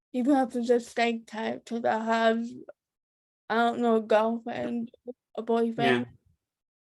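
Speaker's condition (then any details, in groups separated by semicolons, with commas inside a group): Cerebral palsy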